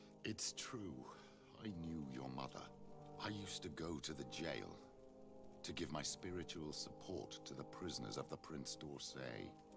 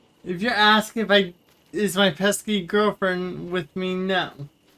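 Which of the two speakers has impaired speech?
The second: cerebral palsy; wheelchair user.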